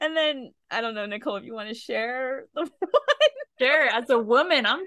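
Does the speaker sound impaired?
No.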